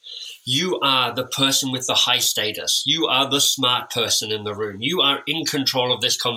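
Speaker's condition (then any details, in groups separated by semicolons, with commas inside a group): Cleft lip and palate; time with an orthodontist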